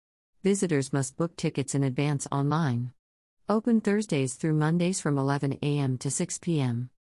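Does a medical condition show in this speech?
No.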